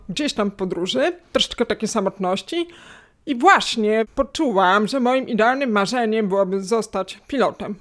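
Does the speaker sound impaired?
Yes: hearing loss, cochlear implant, acquired; lost hearing in adolescence, cochlear implant at age 16, electrodes behind ear, external part, Apple-linked latest model; two years of rehabilitation to decode words, relearned listening to English, once unable to converse in English.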